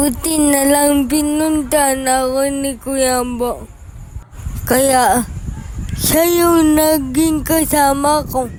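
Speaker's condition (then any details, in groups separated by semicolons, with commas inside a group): Cerebral palsy; affects hands, cannot write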